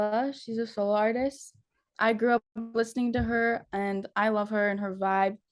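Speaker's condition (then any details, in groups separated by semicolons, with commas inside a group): No condition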